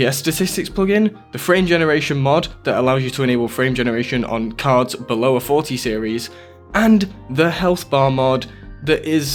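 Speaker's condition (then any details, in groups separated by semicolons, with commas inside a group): No condition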